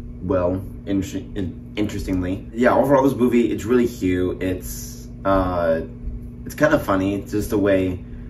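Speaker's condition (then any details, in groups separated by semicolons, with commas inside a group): No condition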